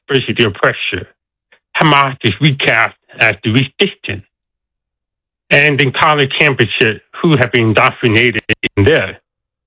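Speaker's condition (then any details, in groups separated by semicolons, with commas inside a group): Deafness; deaf accent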